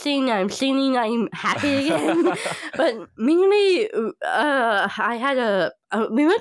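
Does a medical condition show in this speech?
Yes: Down syndrome; past knee surgery with metal piece in knee, long hospital stay.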